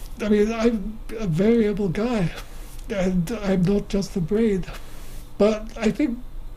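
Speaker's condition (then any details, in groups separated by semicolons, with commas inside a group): Motor neuron disease; wheelchair user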